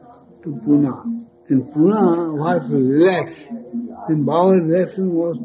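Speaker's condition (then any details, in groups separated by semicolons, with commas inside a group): Speech loss after head injury; speech feels heavy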